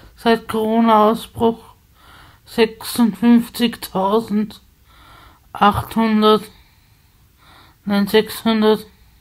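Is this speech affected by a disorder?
Yes: spasticity from birth; multiple sclerosis.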